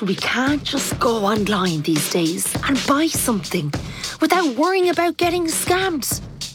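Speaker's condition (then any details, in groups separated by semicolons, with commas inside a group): No condition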